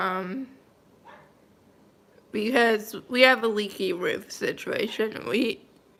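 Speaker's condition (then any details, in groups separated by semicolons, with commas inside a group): Cerebral palsy, mild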